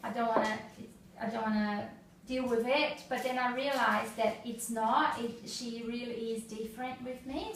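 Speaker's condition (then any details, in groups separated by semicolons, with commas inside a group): No condition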